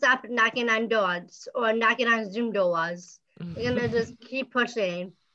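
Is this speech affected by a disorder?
Yes: Down syndrome.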